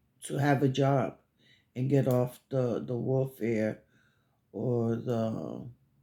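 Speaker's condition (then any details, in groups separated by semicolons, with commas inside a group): No condition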